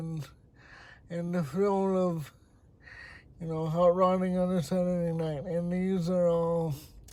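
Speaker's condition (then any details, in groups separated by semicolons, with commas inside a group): Cerebral palsy, spastic, severe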